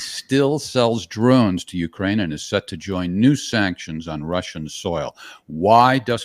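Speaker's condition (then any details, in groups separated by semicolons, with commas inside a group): No condition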